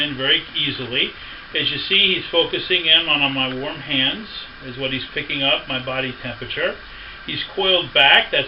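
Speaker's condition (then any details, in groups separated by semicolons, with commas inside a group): No condition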